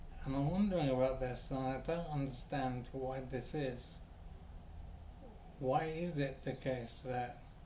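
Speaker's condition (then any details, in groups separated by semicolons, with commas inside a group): Brain injury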